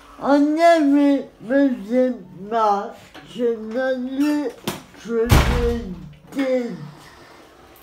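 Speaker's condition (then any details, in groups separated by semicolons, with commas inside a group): Cerebral palsy; spastic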